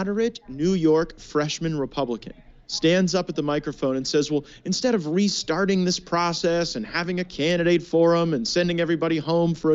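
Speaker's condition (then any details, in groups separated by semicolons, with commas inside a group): No condition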